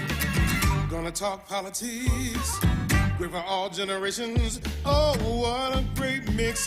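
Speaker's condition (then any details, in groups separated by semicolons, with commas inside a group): No condition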